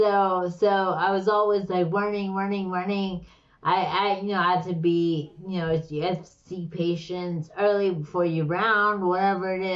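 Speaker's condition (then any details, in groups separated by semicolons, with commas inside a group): Slurred speech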